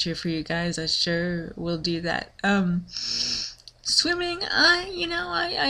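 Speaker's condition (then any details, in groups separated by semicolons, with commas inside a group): Cerebral palsy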